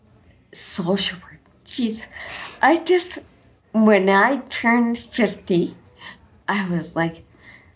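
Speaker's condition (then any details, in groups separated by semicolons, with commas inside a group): Friedreich's ataxia; slurred speech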